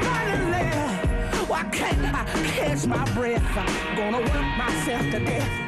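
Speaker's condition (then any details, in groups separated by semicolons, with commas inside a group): No condition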